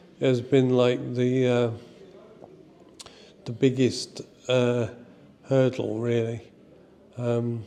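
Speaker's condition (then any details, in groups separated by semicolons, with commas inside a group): Motor neurone disease (ALS)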